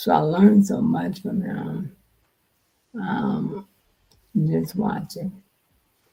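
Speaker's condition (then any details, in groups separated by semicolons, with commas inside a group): Multiple sclerosis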